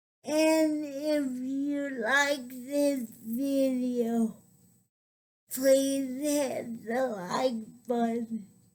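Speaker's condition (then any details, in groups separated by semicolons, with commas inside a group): Cerebral palsy; speech affected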